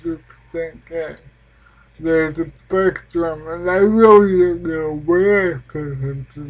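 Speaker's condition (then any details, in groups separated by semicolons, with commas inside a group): Cerebral palsy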